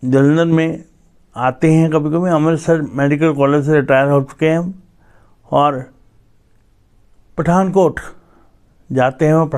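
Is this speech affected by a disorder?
Yes: cerebral palsy.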